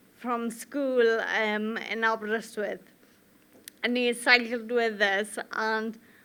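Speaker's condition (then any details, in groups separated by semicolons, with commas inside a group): Friedreich's ataxia; life-limiting; about 18 years since diagnosis, no treatment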